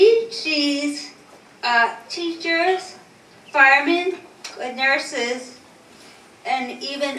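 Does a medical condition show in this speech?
Yes: Huntington's disease; Huntington's disease, inherited, unsteady gait; about six medications twice daily; first symptom inability to be heard, three years speech therapy.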